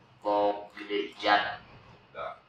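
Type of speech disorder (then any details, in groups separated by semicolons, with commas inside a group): Electrolarynx speech; laryngectomy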